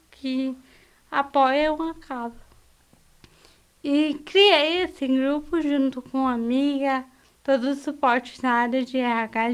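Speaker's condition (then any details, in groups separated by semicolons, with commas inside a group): Cerebral palsy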